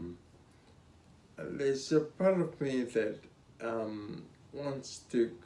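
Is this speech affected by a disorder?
Yes: spinocerebellar ataxia (sca7).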